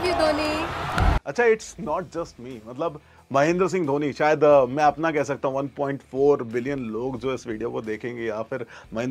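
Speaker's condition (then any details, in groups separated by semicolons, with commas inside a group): No condition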